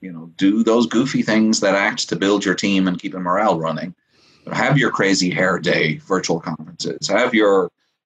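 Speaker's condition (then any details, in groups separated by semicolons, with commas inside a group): No condition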